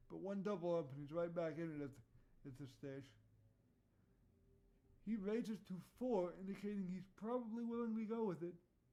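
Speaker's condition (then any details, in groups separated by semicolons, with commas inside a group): Cerebral palsy; voice tone sometimes odd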